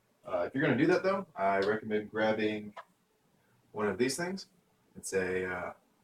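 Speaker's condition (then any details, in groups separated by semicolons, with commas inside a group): No condition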